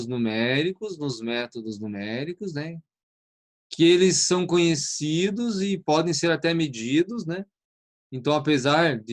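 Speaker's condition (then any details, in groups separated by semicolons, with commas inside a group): No condition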